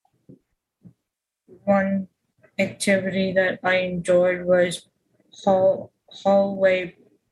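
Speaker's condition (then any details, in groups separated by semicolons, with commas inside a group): Aphasia; caused by functional neurological disorder, stroke ruled out, diagnosed first hospital day, FND intermittently affects walking; speech regained after practicing in hospital therapy, hospitalized twice, ice pack on forehead, fidget toys; lost speech suddenly on waking for about five months, writing skills also declined, used whiteboard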